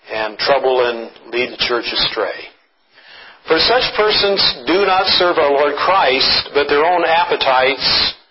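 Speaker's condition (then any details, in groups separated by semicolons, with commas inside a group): No condition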